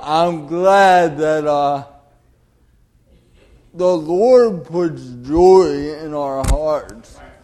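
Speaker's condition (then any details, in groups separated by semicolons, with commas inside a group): Cerebral palsy; diagnosed at 18 months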